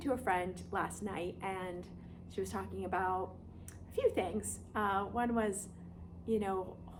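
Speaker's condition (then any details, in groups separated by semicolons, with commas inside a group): No condition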